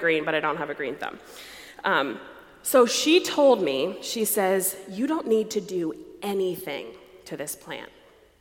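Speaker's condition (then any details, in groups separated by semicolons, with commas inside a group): No condition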